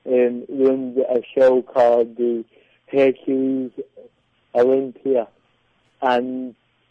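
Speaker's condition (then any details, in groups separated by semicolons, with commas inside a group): Cerebral palsy; parents paid for speech therapy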